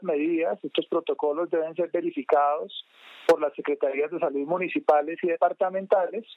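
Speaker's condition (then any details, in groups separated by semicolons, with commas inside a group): No condition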